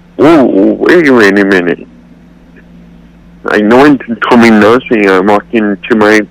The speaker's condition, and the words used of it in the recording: Cerebral palsy. Hey, I don't care about my voice anymore. This is my voice. That's it.